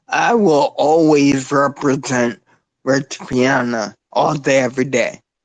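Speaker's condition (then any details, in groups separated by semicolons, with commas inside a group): Spinocerebellar ataxia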